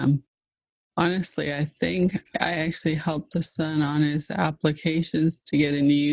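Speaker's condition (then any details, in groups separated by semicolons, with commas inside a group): ALS (Lou Gehrig's disease)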